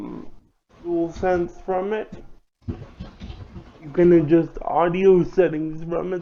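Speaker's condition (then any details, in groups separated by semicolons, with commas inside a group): Cerebral palsy; limbs affected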